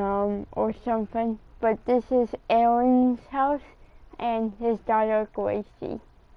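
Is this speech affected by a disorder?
Yes: cerebral palsy.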